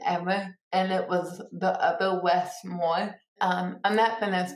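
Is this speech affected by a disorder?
Yes: cerebral palsy; speech impediment, people sometimes ask about it.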